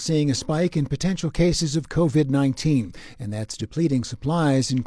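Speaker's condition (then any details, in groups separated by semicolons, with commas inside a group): No condition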